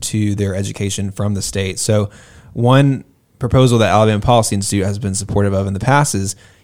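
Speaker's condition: No condition

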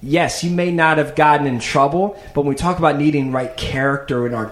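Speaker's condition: No condition

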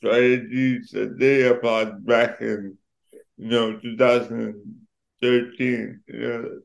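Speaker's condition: Cerebral palsy; affects speech

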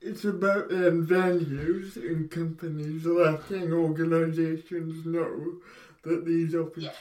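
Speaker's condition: Cerebral palsy

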